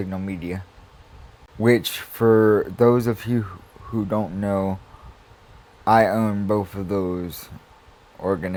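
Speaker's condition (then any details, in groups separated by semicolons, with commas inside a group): Cerebral palsy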